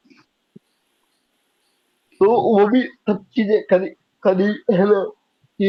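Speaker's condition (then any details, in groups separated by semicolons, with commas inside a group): Cerebral palsy; could not speak as a child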